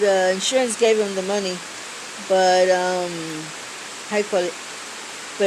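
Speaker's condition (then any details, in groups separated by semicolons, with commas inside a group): No condition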